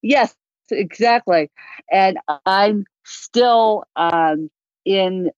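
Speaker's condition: Cerebral palsy, moderate; can talk

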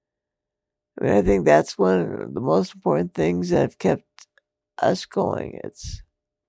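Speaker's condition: Multiple system atrophy; planning medical aid in dying

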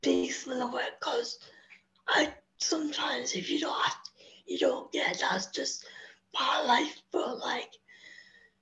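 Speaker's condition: Spastic quadriplegic cerebral palsy; needs help with most physical tasks

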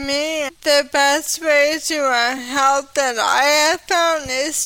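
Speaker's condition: ALS; diagnosed at about age 33, quickly progressed to walking with cane, recumbent three-wheel trike pedaled with feet

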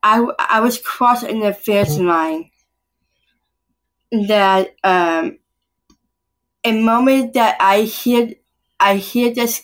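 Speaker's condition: Down syndrome; congenital, hypotonia at birth, diagnosed hours after birth, high marker on alpha fetoprotein test at 16 weeks; short ungrammatical phrases, asks mother what to say, mother Sandy prompts answer

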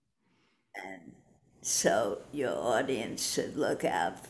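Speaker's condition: Parkinson's disease; followed own path

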